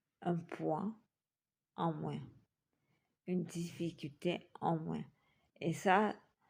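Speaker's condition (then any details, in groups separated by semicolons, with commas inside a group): Multiple sclerosis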